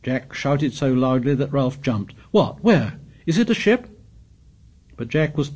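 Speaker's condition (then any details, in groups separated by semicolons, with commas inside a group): No condition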